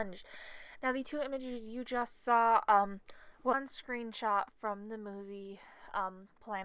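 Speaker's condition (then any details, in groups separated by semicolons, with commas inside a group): No condition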